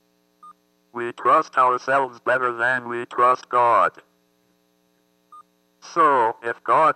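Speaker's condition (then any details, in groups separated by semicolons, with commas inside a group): Athetoid cerebral palsy; motor brain injury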